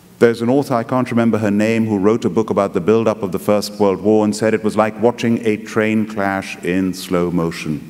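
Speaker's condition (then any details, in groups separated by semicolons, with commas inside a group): No condition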